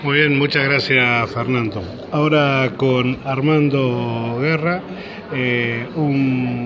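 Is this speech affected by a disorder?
No.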